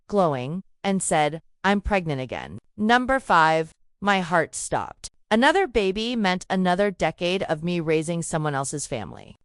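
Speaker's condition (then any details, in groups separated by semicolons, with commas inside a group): No condition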